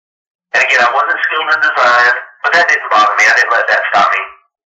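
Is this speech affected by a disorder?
No.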